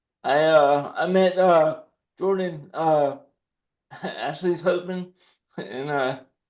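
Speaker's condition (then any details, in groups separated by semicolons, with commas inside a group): Cerebral palsy; dexterity issue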